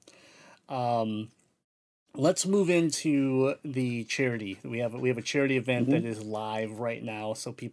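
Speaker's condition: Cleft palate; congenital cleft palate

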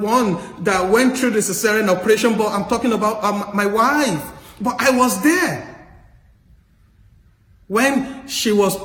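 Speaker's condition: No condition

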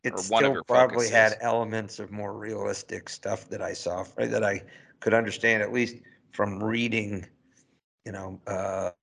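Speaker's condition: No condition

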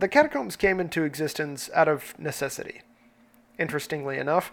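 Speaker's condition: No condition

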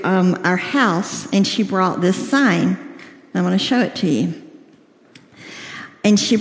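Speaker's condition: Cleft lip and palate, severe

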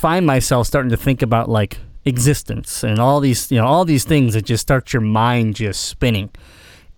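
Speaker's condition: Cleft palate; congenital cleft palate

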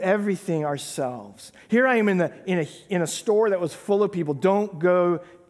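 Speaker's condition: No condition

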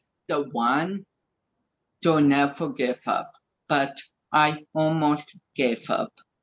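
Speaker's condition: Cerebral palsy; cause: slightly wrapped around neck, affects balance, speech, coordination, childhood walker, wheelchair, crutches, leg braces, helmet, frequent falls; age 31, free of helmet and braces

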